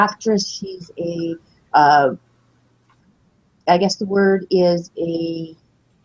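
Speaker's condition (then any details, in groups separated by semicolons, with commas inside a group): No condition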